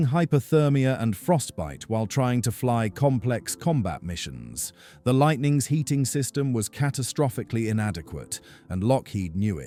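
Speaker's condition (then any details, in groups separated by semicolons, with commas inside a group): No condition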